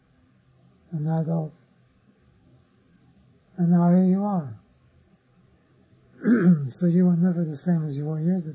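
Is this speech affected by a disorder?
Yes: Parkinson's disease; others offer remedies.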